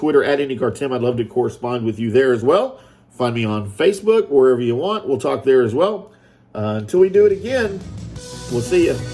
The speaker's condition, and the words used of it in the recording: No condition.